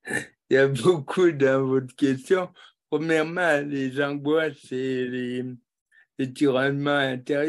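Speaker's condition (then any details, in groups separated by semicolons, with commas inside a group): Cerebral palsy; from birth, cord strangulation, oxygen loss at birth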